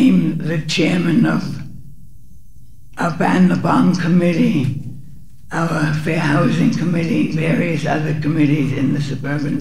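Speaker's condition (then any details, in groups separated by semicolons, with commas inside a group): Parkinson's; forgets names while speaking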